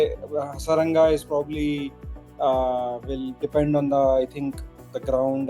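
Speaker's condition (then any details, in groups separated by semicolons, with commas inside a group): No condition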